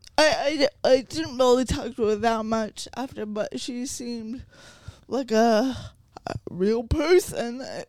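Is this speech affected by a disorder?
Yes: cerebral palsy.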